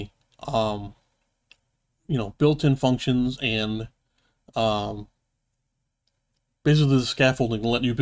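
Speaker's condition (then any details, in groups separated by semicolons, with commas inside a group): No condition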